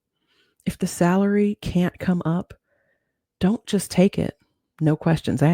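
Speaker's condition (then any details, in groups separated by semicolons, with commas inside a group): No condition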